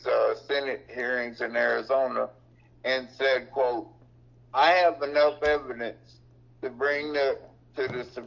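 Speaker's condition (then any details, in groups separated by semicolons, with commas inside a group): Cerebral palsy; previously off feet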